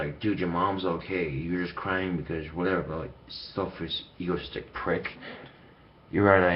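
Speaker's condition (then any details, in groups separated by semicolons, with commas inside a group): No condition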